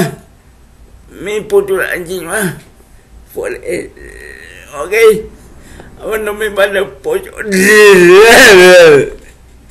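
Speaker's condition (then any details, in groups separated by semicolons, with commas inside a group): Cerebral palsy; uses wheelchair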